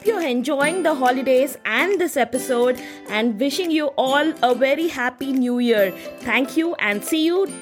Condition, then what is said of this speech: None; typical speech.